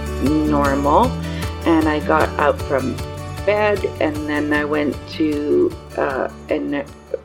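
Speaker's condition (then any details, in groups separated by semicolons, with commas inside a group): Aphasia after stroke; aphasia from stroke at 54, sudden onset one morning with only nonsense words, no physical deficits; word-finding difficulty, word substitutions, loses all words sometimes, speaking harder when tired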